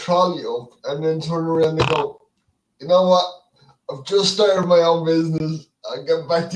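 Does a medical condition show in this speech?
Yes: cerebral palsy; speech affected.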